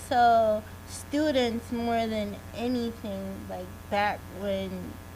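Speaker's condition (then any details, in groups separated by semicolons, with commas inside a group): Cerebral palsy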